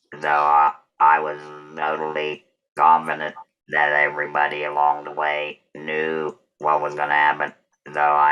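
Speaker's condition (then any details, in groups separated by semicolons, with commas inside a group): Total laryngectomy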